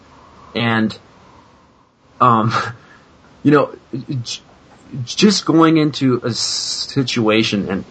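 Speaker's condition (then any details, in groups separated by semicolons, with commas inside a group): Stuttering; past fluency-shaping therapy; modeled on Thomas Alexander's 1968 recording, varying habitual pattern; noticeable, trying more prolongation, which feels better; prolonged sounds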